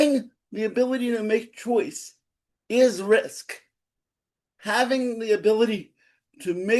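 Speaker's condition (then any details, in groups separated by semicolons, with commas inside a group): Cerebral palsy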